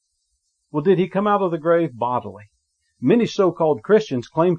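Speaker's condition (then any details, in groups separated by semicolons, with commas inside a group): No condition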